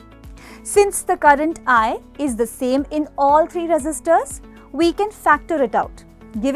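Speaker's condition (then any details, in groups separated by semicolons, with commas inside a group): No condition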